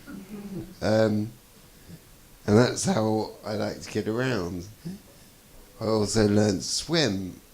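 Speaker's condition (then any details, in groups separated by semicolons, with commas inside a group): Traumatic brain injury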